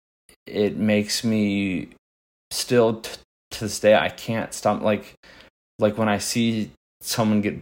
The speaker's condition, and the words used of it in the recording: Stuttering. A podcast, for example, I can note every single slight like inflection of my voice and every subtle pause and every strategy I deploy at any single second.